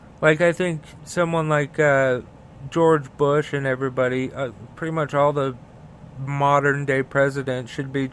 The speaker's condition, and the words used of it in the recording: Stuttering. Sorry, my stutter's like on fucking high today.